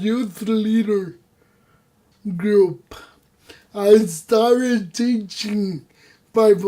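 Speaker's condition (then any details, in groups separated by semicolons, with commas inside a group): Cerebral palsy; voice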